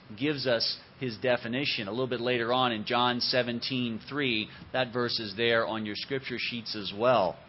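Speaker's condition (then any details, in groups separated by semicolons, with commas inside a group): No condition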